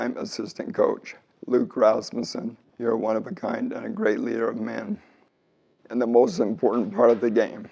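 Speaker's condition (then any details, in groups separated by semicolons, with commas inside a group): ALS; slow-progressing form, feeding tube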